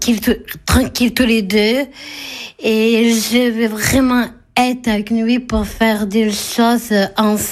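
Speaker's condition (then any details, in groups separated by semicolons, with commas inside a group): Down syndrome; age 28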